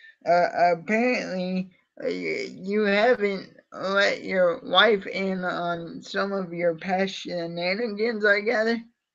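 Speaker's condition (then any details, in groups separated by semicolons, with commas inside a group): Cerebral palsy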